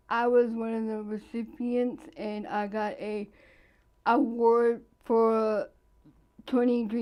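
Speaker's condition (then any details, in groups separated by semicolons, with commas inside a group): Cerebral palsy; present from birth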